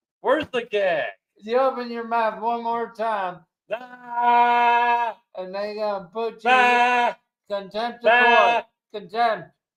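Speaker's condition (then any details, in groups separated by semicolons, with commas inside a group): ALS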